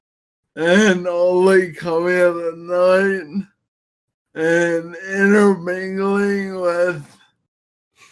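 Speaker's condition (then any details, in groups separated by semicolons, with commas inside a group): Friedreich's ataxia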